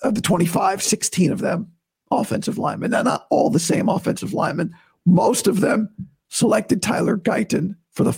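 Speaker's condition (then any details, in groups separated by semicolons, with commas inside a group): Vocal cord surgery recovery; starting vocal coach physical therapy today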